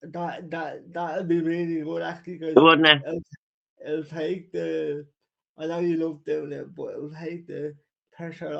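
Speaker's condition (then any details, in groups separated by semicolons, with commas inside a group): Cerebral palsy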